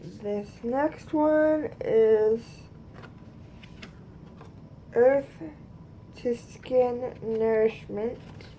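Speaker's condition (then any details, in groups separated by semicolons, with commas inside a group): Cerebral palsy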